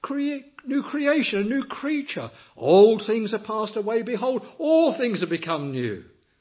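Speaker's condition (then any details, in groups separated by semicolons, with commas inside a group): No condition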